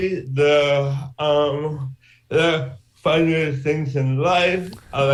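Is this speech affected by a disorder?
Yes: cerebral palsy; from birth.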